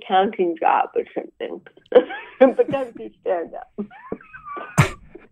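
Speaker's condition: Cerebral palsy; about 63 years old

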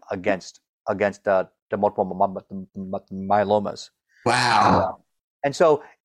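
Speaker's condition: Stutter; childhood onset, years of speech therapy, Fluency Master bone-conduction ear device, four-week Starbuck Fluency Clinic intensive, SUNY Geneseo; persisting in adulthood, still not fully fluent, speaks publicly, Toastmasters area speech contest winner; sound and word repetitions, blocks, brief fluent periods, stress worsens, strategic pauses, deep breaths, fluent singing; repeated words, prolonged sounds

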